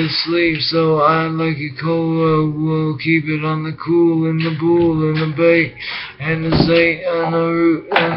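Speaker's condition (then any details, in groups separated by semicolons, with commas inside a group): Brain injury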